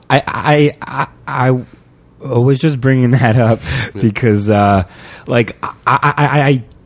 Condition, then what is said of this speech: Stuttering. When you're out, or when you're here, and Peter and I both stutter, yeah,